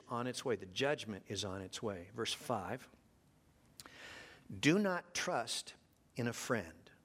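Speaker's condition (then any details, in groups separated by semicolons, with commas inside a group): No condition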